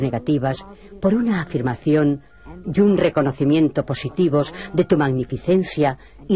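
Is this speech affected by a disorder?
No.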